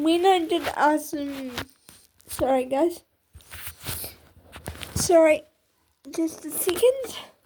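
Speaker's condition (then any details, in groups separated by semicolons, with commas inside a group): Cerebral palsy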